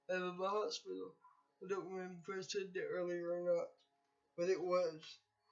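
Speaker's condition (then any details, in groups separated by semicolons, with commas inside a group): Cerebral palsy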